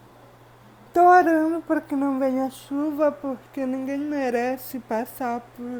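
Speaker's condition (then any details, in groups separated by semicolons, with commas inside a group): Cerebral palsy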